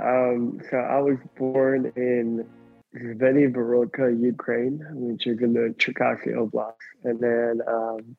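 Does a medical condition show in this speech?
Yes: cleft lip and palate; congenital.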